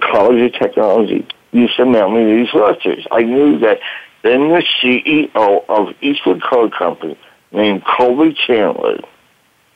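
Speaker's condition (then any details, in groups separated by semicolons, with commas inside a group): Voice box damage from tracheostomy; 1-2 week coma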